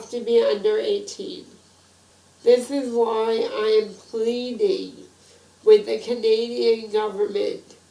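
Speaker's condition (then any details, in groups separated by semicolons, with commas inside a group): Spinal muscular atrophy type 2; spinal muscular atrophy type 2, genetic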